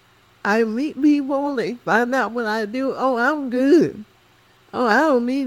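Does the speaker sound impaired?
Yes: cerebral palsy; speech affected, cognition intact; employers reluctant to hire because of speech.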